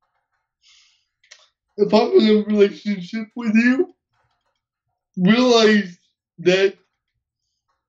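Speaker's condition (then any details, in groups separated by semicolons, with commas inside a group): Cerebral palsy; uses wheelchair, hearing intact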